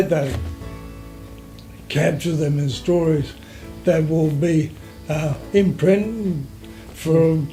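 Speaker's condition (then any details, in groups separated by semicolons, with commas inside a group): Motor neurone disease; affects voice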